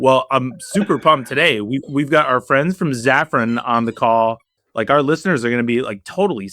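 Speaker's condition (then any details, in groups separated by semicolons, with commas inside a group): No condition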